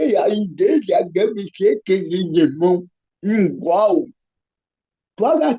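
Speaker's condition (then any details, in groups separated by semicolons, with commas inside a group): Cerebral palsy; physical disability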